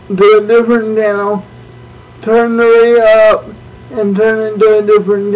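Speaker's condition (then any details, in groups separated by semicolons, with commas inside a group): Cerebral palsy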